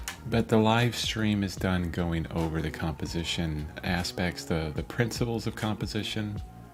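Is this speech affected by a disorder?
No.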